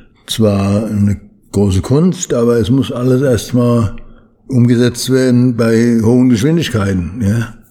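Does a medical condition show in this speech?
Yes: Parkinson's disease; well controlled on medication overseen by neurologist.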